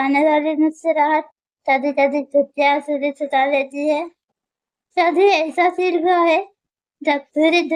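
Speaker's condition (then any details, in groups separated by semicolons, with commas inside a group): Muscular dystrophy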